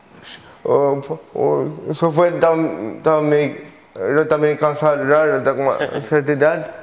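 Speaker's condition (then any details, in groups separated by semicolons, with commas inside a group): Cerebral palsy; from extreme premature birth, physical disability; age 31, near-normal functioning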